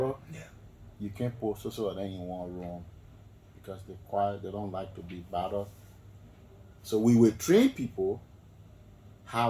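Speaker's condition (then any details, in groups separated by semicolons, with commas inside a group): No condition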